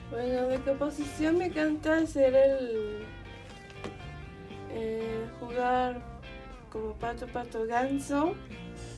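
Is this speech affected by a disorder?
Yes: Down syndrome; 20 years old.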